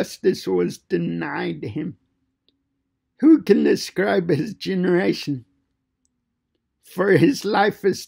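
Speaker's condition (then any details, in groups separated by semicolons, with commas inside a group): Cerebral palsy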